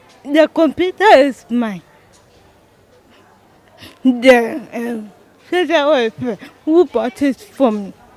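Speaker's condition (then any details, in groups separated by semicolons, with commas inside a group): Cerebral palsy; affects muscle tone, movement, motor skills; diagnosed at age six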